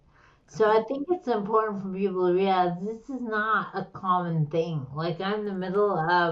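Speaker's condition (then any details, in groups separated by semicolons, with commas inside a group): Slurred speech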